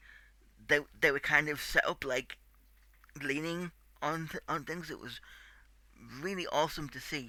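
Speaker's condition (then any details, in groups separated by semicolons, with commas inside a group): Cerebral palsy; tight muscles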